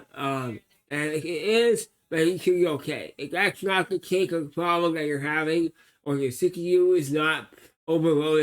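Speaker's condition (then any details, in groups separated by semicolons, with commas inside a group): Cerebral palsy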